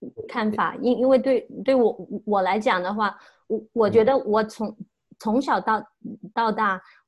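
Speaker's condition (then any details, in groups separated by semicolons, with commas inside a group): Stuttering; since childhood, not yet overcome, may never overcome; no stuttering when talking to self, stutters when talking with others; repeated sounds, repeated words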